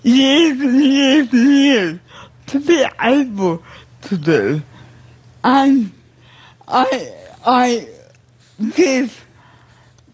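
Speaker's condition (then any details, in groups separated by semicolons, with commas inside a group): Cerebral palsy and multiple sclerosis; multiple sclerosis diagnosed later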